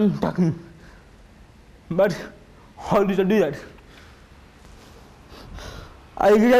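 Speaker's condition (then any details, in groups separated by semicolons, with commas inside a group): Cerebral palsy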